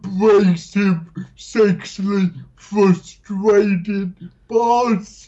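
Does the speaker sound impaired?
Yes: dysarthria; from cerebral palsy, cannot do separate things with separate fingers; much improved through stand-up comedy, once barely intelligible, now occasionally not understood; noticeable speech accent, some words misheard by host, host finds easy to understand.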